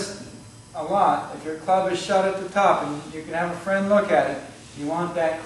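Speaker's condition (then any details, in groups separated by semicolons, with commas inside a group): No condition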